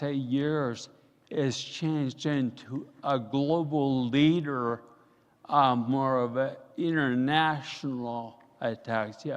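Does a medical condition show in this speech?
Yes: ataxia.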